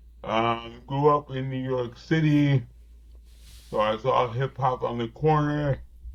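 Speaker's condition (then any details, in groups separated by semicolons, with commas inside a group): Cerebral palsy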